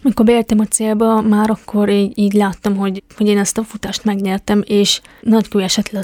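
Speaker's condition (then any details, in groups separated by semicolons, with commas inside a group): Deafness; congenital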